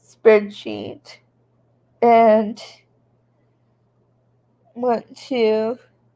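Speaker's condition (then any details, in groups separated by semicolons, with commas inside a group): Cerebral palsy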